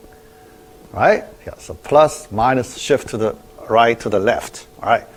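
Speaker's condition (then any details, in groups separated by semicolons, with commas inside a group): No condition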